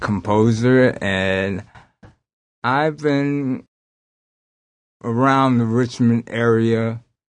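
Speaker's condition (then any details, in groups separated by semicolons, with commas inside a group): Aphasia after strokes; stuttering after strokes, had to repeat everything, impediment not heard when singing, less noticeable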